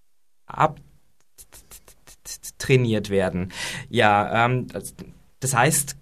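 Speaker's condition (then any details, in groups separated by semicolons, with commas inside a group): Stuttering; plays less of a role in small talk than years ago; stutters more or less depending on day and situation, fluent in familiar routine settings; blocks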